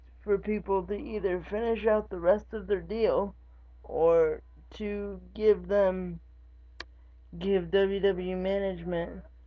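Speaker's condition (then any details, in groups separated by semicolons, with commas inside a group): Cerebral palsy; lifelong, wheelchair user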